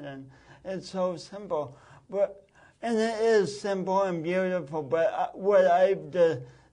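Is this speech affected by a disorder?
Yes: speech impediment from birth oxygen loss; oxygen loss at birth from kinked umbilical cord, born a few weeks early, limited fine motor coordination; pronounced speech impediment since birth, distinguished one-of-a-kind unique accent.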